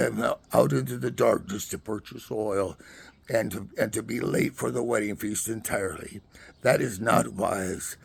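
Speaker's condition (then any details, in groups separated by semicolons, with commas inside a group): Parkinson's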